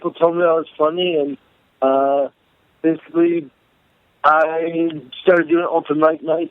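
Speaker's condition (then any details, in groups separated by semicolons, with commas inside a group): Cerebral palsy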